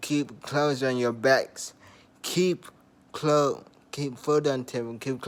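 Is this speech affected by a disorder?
Yes: traumatic brain injury.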